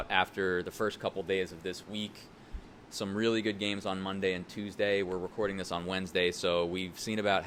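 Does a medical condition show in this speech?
No.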